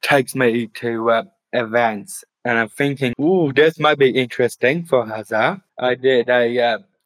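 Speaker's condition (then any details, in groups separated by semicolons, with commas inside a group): Down syndrome; later diagnosed with autism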